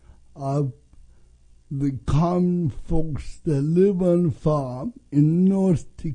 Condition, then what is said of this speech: Cerebral palsy. And that's why I talk the way I do.